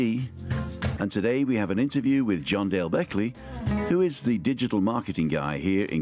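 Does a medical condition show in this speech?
No.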